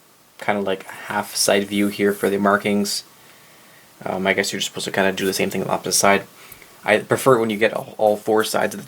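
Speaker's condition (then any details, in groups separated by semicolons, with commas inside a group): No condition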